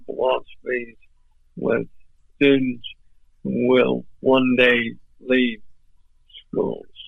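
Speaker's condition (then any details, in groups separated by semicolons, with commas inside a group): ALS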